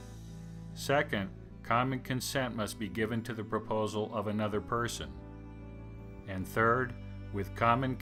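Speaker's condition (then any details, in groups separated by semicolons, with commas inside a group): No condition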